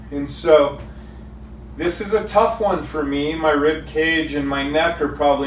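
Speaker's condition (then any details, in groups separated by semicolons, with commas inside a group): No condition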